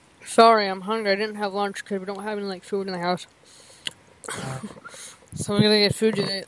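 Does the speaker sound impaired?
No.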